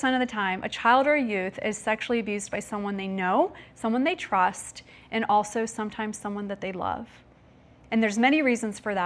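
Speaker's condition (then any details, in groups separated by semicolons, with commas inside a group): No condition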